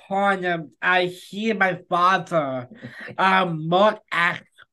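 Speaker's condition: Down syndrome; congenital extra 21st chromosome, low muscle tone, intellectual disability, intestinal surgery day three, open heart surgery

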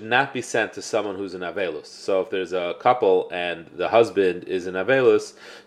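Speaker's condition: No condition

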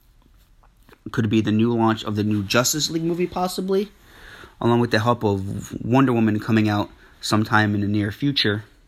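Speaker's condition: No condition

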